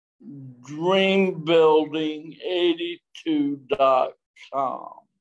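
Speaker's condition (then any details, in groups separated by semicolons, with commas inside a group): Traumatic brain injury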